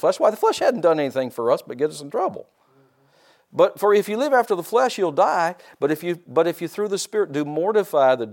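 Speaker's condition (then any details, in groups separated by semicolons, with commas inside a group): No condition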